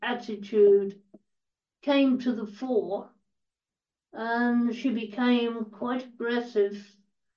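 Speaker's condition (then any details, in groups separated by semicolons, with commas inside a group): Cerebral palsy, quadriplegia; dictated book to Steve who typed, speaks fast when in full flow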